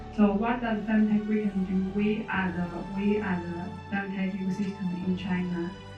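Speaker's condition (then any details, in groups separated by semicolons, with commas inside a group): No condition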